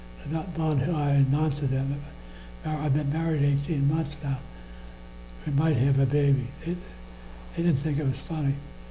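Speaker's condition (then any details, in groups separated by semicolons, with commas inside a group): Parkinson's disease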